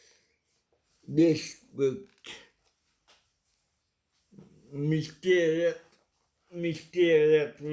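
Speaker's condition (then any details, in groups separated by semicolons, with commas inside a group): Cerebral palsy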